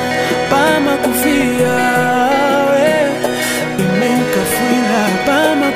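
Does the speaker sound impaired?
No.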